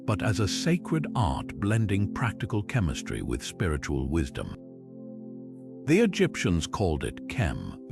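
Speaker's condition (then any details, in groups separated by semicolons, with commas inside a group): No condition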